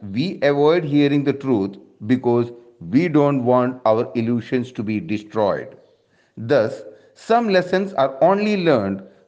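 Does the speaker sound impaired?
No.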